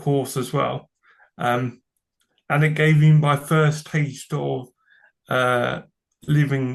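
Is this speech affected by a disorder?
Yes: cerebral palsy; from birth.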